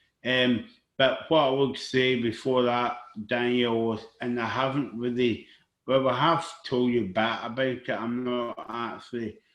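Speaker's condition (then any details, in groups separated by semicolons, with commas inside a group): Cerebral palsy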